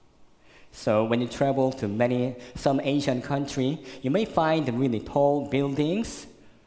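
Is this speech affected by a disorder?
Yes: cleft lip and palate, severe; fed formula and cow milk.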